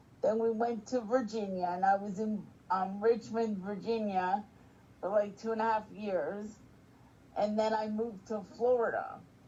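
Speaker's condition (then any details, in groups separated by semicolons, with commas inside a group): Spastic quadriplegic cerebral palsy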